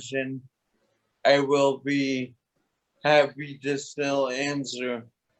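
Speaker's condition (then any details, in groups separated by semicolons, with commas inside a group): Toxic leukoencephalopathy, locked-in syndrome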